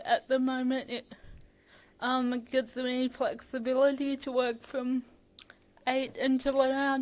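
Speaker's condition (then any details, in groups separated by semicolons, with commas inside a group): Cerebral palsy (athetoid); fatigue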